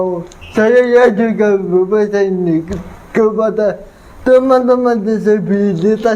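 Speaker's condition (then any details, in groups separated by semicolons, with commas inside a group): Cerebral palsy; physical disability, birth complications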